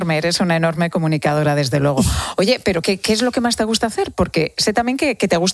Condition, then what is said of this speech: No condition.